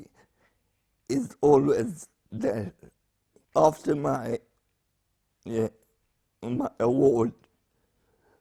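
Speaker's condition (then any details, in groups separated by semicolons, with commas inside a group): Spastic paraplegia with essential tremor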